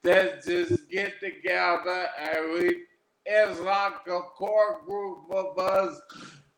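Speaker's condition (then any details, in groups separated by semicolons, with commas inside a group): Aphasia after stroke; about 13 years since stroke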